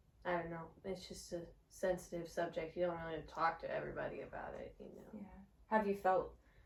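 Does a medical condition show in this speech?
No.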